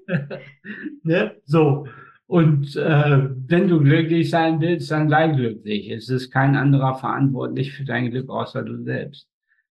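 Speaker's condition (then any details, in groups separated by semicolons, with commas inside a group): Spastic tetraparesis; difficulties controlling speech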